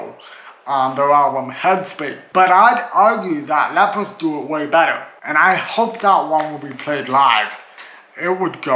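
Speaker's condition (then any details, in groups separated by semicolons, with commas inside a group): Cerebral palsy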